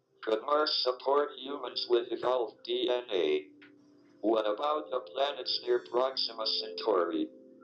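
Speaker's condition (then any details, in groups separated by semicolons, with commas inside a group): ALS, speech-generating device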